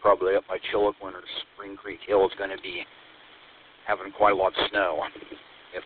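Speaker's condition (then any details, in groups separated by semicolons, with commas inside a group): No condition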